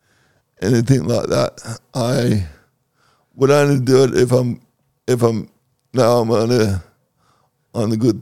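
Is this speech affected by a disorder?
Yes: cerebral palsy; second COVID vaccine dose, Pfizer chosen on doctor's advice over AstraZeneca due to blood clot risk.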